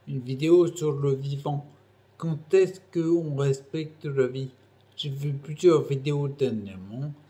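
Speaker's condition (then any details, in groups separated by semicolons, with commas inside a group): Primary progressive multiple sclerosis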